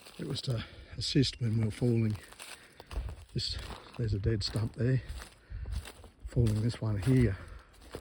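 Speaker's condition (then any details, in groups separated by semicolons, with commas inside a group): No condition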